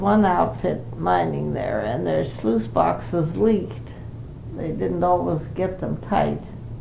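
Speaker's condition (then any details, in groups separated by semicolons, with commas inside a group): Parkinson's disease; not very able to do much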